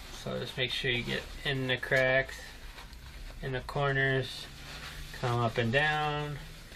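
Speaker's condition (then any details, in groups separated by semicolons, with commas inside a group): No condition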